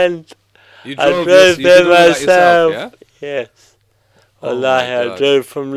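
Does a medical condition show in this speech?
Yes: cerebral palsy.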